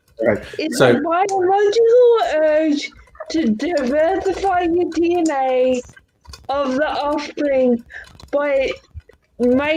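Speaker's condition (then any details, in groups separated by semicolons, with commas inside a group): Cerebral palsy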